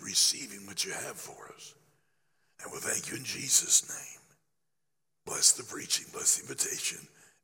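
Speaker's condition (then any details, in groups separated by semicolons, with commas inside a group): Laryngeal cancer after radiation; still affected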